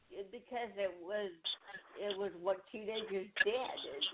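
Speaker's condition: Cerebral palsy; spinal cord neck surgery, titanium neck, limited neck movement

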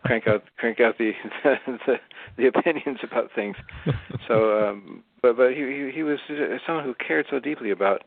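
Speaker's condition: Parkinson's disease; some years before recording

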